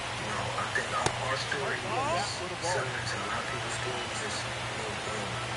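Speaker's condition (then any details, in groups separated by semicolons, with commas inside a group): No condition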